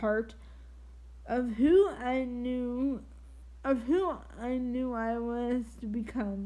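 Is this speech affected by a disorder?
Yes: triplegic cerebral palsy.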